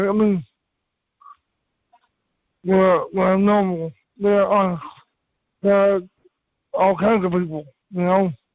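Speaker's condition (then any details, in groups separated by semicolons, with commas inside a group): Cerebral palsy; from birth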